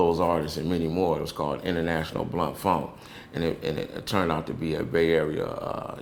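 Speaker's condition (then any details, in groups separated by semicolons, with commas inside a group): No condition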